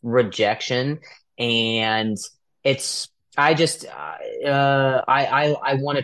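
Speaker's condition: Acquired stutter from brain injury; softball hit to throat at age 20, vocal cord damage, untreated traumatic brain injury; over a decade since onset, improved, neurologist care, ketogenic diet, brain exercises, antipsychotics, speech therapy; still stutters sometimes, more in one-on-one than crowds, exhausting, constant mental rephrasing and word avoidance; repeated words, prolonged sounds, blocks

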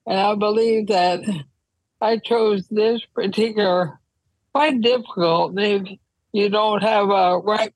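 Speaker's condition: ALS; diagnosed last fall, changing and expanding needs for multi-specialist medical care

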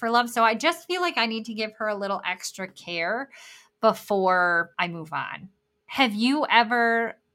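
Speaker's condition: Bilateral cleft lip and palate

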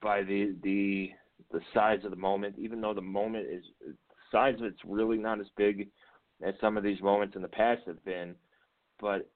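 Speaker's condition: No condition

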